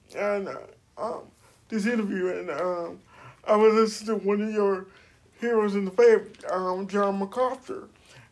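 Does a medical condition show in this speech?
Yes: cerebral palsy; uses wheelchair, age 42.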